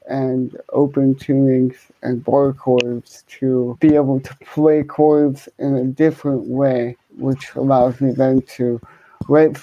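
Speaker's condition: Cerebral palsy, hemiplegia

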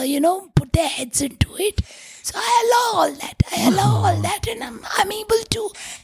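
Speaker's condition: Tracheostomy, vocal cords permanently constricted from smoke inhalation; 12 years ago

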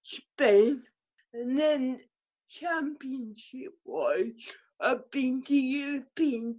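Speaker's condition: Cerebral palsy; could not jump

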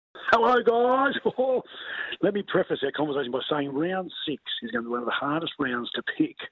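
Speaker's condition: No condition

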